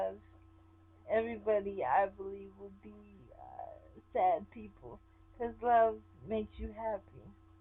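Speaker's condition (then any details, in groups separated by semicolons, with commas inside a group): Cerebral palsy; from birth, affects hand; uses wheelchair; sometimes affected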